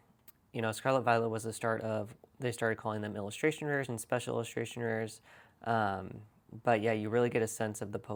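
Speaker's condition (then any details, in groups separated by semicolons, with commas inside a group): No condition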